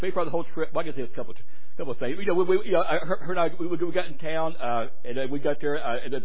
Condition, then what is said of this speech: Stuttering. Thing is, my speech, think it's an hour later too, so I get tireder.